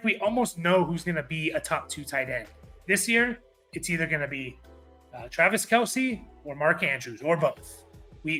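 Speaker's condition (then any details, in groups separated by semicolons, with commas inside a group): No condition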